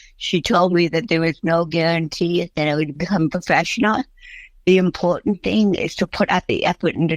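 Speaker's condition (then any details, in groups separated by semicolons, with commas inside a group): Cerebral palsy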